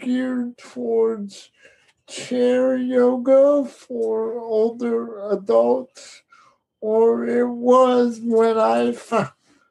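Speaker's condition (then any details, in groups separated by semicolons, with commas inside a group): Cerebral palsy; daily wheelchair use for mobility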